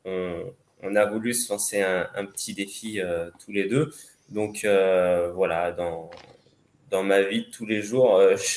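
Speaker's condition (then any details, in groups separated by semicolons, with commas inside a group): No condition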